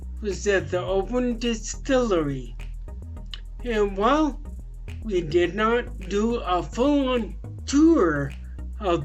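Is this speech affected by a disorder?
Yes: traumatic brain injury.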